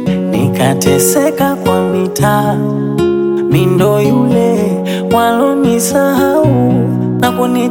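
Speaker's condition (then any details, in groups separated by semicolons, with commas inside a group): No condition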